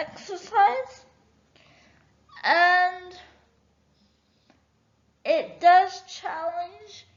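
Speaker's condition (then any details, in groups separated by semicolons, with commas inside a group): Cerebral palsy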